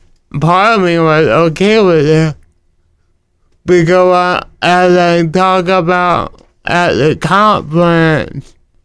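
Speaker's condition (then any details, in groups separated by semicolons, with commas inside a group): Cerebral palsy; talking affected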